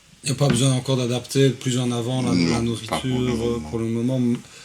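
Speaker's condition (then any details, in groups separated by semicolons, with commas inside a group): No condition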